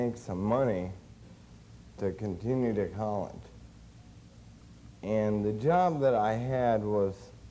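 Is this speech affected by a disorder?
Yes: cerebral palsy; since birth.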